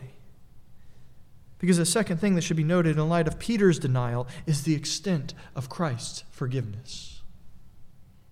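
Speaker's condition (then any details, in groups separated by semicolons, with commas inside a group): No condition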